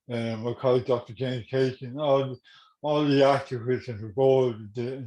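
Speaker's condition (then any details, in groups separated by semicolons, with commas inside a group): Cerebral palsy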